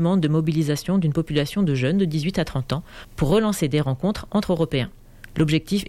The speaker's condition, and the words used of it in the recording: None; typical speech.